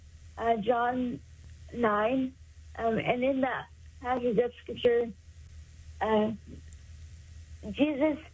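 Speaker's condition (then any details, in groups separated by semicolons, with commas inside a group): Cerebral palsy; born about 3 months early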